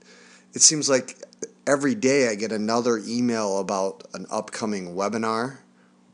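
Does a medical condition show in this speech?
No.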